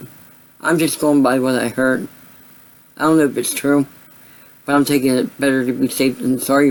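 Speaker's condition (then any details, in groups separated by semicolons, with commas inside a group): Cerebral palsy; voice sound affected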